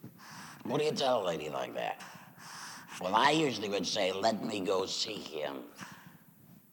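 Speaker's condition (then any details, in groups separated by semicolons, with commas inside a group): Laryngectomy; says used to serve God with voice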